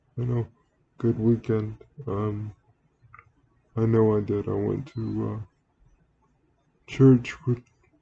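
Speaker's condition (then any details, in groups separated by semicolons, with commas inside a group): Cerebral palsy; wheelchair user, physical therapy since childhood; speaks relatively well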